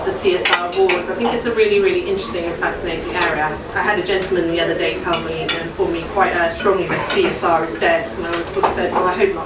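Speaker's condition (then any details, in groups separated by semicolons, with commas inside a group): No condition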